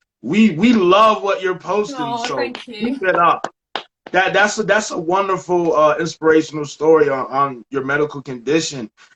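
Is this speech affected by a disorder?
No.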